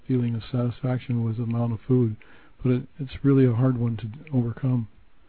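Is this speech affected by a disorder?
Yes: Parkinson's disease; onset with minor arm tremor, progressed to barely moving before starting medication.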